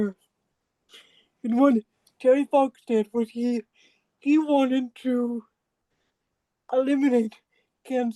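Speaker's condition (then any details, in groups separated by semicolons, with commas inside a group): Cerebral palsy; walks a little, high energy cost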